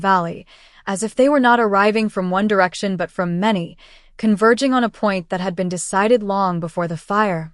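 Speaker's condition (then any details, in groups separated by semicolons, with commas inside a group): No condition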